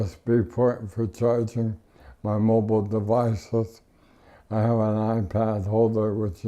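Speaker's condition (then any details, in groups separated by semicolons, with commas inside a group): ALS; hard breathing against constant pressure, sleep apnea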